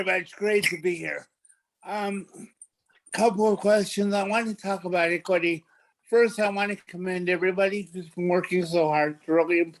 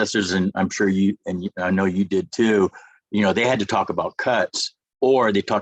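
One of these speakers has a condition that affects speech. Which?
The first: cerebral palsy.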